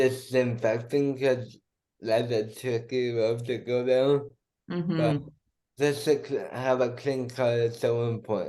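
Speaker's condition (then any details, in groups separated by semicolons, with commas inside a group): Cerebral palsy; diagnosed at about two months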